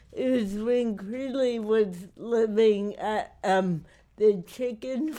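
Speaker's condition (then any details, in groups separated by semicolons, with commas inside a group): Cerebral palsy; not degenerative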